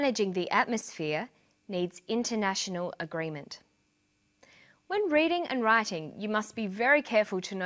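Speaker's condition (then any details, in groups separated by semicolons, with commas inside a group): No condition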